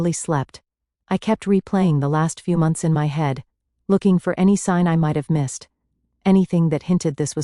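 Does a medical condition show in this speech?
No.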